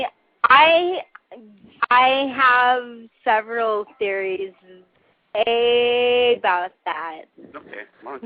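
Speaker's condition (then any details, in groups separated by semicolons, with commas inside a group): Cerebral palsy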